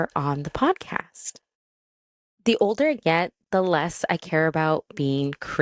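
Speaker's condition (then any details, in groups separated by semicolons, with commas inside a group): No condition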